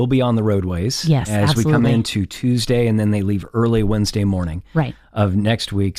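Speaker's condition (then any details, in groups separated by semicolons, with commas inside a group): No condition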